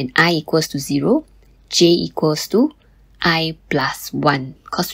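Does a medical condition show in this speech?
No.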